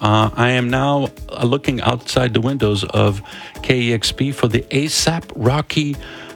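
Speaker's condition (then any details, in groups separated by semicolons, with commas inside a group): No condition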